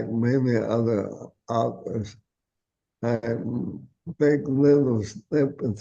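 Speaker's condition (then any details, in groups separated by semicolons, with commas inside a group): ALS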